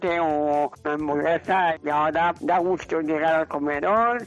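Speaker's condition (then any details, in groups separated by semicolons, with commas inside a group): Cerebral palsy; cerebral palsy and dysphagia from start of life, age 46, ASPACE Coruña since 1980s; lives in ASPACE Coruña residence since 2010; difficulty swallowing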